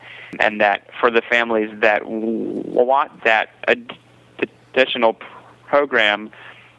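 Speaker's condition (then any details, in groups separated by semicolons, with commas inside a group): Stuttering; stuttering since age five; repeated sounds, blocks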